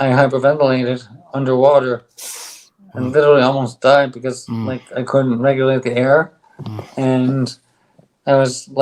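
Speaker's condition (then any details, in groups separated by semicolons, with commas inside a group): ALS; on drug, stronger bite, speaks better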